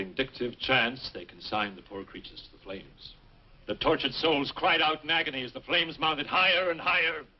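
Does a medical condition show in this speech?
No.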